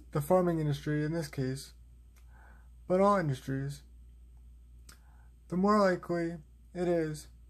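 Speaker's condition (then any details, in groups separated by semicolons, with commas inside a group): Cerebral palsy, spastic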